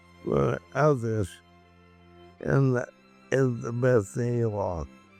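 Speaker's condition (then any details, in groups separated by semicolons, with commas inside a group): Amyotrophic lateral sclerosis; motor cortex implant decoding tongue and lip movement; diagnosed about a year ago, experimental speech implant trial; speech progressively harder, tiring, often not understood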